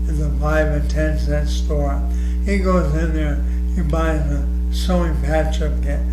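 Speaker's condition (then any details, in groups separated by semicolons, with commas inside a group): ALS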